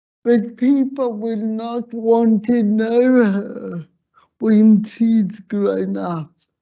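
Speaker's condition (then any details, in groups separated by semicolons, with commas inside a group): Slurred speech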